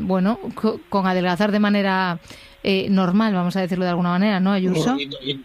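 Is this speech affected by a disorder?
No.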